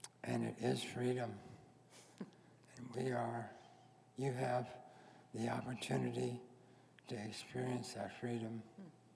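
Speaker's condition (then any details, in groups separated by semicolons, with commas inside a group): Head and neck cancer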